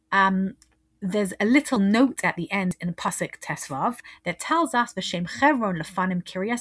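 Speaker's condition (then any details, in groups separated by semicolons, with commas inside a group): No condition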